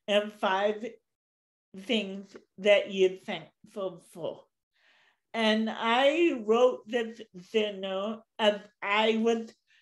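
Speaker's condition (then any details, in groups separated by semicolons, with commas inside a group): Cerebral palsy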